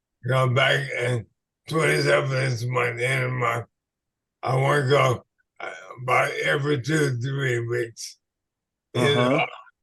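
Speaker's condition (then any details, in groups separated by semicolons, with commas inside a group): ALS/MND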